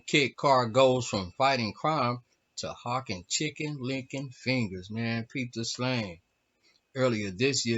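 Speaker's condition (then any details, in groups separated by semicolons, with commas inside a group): No condition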